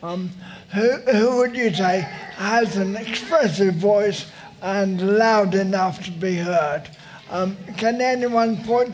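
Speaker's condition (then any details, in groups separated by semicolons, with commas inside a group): Motor neurone disease; uses wheelchair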